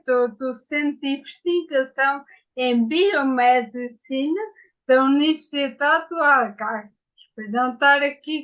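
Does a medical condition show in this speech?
Yes: ataxia after brain injury.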